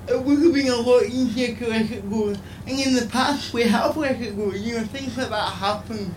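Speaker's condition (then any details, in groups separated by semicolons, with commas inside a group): Cerebral palsy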